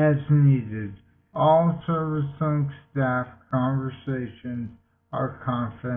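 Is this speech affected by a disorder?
Yes: multiple sclerosis.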